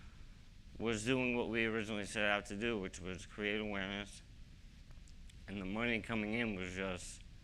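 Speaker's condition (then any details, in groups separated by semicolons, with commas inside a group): ALS; young-adult onset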